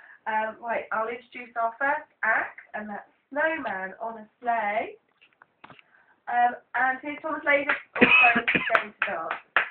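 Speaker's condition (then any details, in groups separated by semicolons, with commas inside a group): No condition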